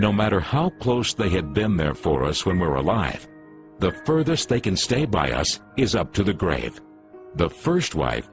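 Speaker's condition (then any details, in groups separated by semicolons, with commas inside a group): No condition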